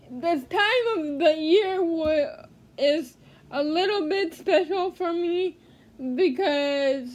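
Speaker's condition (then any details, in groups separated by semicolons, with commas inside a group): Cerebral palsy; speech therapy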